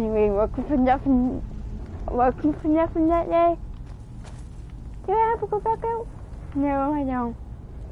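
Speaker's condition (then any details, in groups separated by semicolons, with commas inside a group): Cerebral palsy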